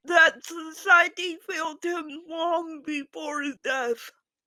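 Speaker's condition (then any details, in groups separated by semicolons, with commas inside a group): Physical speech impairment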